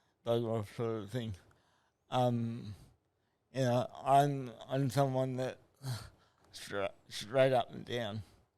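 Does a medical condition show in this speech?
Yes: cerebral palsy.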